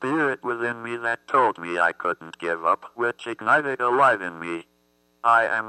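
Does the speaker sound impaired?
Yes: athetoid cerebral palsy; birth oxygen loss over an hour, motor brain injury, constant muscle movement, thumb surgery; couldn't express self first 6 years, family couldn't understand, speech therapist Judy, communication box.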